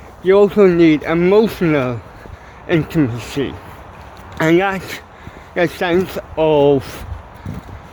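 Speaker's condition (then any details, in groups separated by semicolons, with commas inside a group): Cerebral palsy; mild, ataxic type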